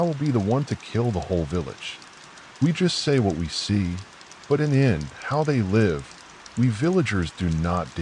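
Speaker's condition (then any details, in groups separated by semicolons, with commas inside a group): No condition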